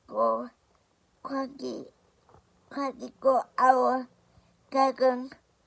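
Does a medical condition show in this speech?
Yes: cerebral palsy.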